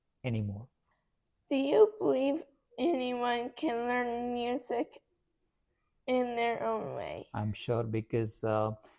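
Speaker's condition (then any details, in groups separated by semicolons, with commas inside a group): Cerebral palsy; affects muscles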